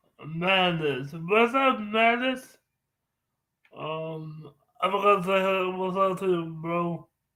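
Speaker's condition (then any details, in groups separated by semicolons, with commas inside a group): Cerebral palsy; from birth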